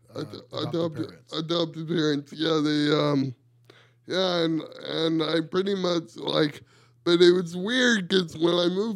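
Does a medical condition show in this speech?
Yes: cerebral palsy; wheelchair user.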